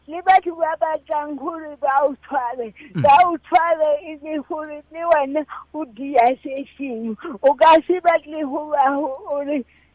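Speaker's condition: Cerebral palsy; since childhood

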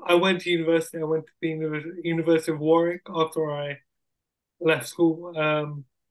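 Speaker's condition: Cerebral palsy; physio

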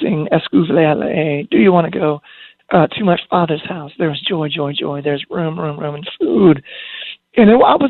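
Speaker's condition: Spasmodic dysphonia; scratchy voice even on phone, not improved, slightly worse, mostly stable

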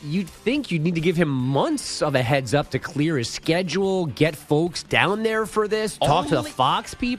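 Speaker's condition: No condition

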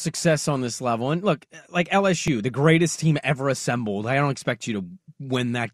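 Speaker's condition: No condition

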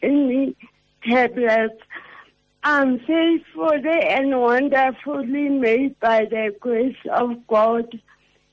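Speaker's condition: Cerebral palsy; affects speech

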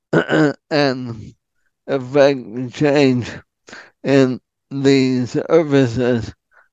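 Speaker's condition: ALS; frequent throat clearing

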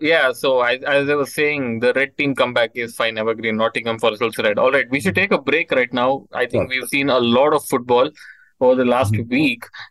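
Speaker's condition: No condition

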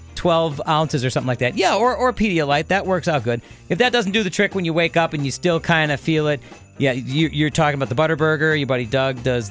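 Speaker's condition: No condition

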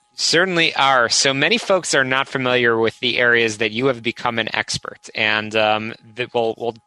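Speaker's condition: No condition

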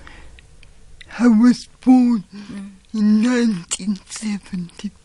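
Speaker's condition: Cerebral palsy; brain damage affecting physical part only

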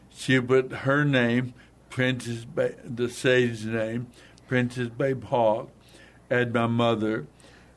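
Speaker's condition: Hemorrhagic stroke; hemorrhagic stroke in basal ganglia, not a clot, right side of body paralyzed; talks funny, voice stressed tonight, speaks slowly and deliberately to be understood, daughter Stacy helps

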